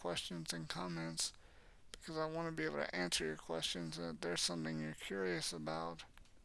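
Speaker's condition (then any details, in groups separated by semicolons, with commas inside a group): Cerebral palsy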